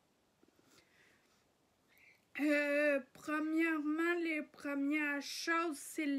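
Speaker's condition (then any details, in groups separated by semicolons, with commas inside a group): Ataxia; degenerative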